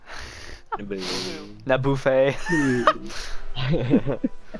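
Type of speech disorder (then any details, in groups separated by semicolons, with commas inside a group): None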